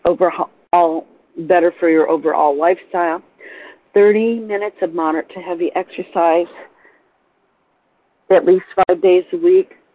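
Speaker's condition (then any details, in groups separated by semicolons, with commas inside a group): No condition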